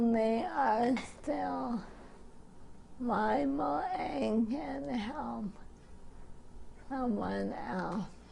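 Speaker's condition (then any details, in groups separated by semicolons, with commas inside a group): Advanced stage multiple sclerosis, severe; advanced stage, slowly progressive, diagnosed about 16 years ago; small fading voice, barely speaks when exhausted, restraints to sit, breathe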